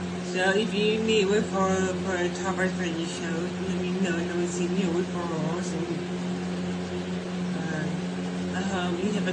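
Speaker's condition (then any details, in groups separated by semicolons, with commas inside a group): Born deaf; congenitally deaf, deaf from birth; uses sign language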